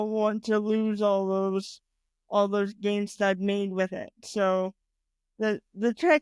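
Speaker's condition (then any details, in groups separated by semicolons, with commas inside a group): Cerebral palsy; diagnosed around one year, has had surgery; uses robotic walking device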